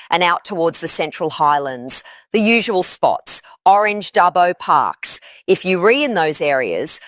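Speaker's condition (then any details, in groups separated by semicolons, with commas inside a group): No condition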